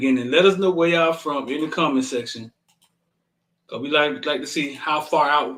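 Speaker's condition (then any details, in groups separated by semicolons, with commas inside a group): No condition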